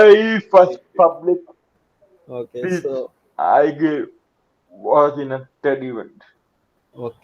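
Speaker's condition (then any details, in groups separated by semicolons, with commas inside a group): Cerebral palsy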